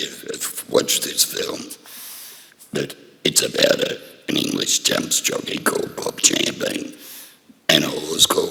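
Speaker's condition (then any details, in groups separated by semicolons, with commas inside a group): Laryngectomy for throat cancer; laryngectomy, voice box removed, earlier debulking surgery; laryngectomy last year, then radiotherapy and chemotherapy; raspy voice before, swallowing difficulty, acidic food harsh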